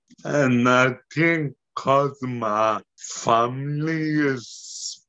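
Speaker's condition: Cerebellar and spinal ataxia; daily activities

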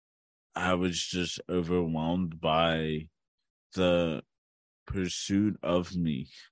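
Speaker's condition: Cerebral palsy; since birth

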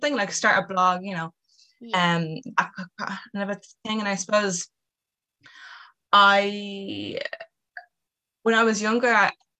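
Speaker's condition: Stuttering; onset at age 3, inherited from mother who also stutters, more covertly; age 23, in and out of speech therapy, many therapists, not currently attending; more severe than mother's; blocks

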